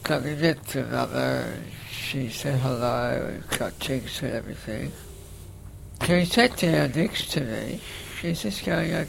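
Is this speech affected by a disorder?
Yes: facioscapulohumeral muscular dystrophy, facioscapulohumeral (FSHD); respirator pump wheezing audible in recording.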